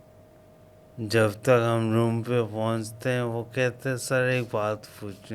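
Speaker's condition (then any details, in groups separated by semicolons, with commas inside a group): Coma after road accident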